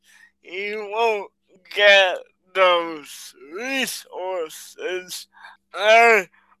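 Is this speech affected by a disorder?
Yes: cerebral palsy.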